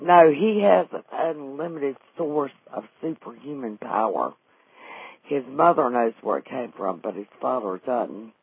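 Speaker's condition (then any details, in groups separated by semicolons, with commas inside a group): Vocal cord paralysis after stroke; wheelchair user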